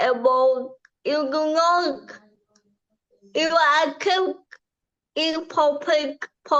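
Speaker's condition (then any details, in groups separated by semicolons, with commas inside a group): Cerebral palsy; from birth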